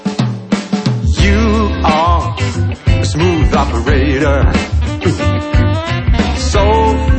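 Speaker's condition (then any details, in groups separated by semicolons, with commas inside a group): No condition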